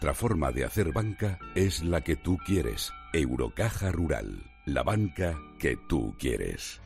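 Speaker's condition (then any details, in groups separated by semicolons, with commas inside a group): No condition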